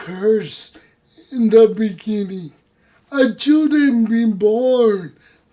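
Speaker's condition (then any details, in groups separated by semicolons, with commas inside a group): Cerebral palsy; no voice control, unusual voice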